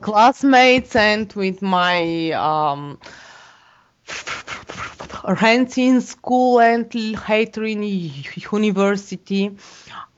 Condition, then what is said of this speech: Stuttering. I have problems with public speaking and with speaking in stressful conditions like interviews.